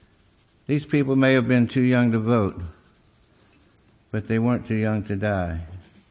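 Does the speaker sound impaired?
Yes: Parkinson's disease; Parkinson's disease diagnosed 15 years ago.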